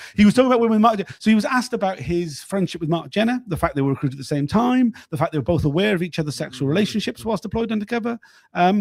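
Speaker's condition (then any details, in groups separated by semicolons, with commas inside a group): No condition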